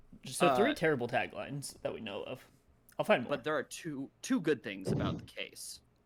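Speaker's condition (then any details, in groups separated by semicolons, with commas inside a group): No condition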